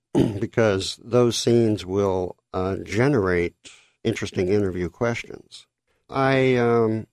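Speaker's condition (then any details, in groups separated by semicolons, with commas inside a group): Cleft lip and palate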